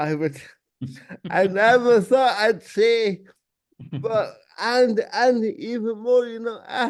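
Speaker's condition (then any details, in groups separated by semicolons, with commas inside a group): Cerebral palsy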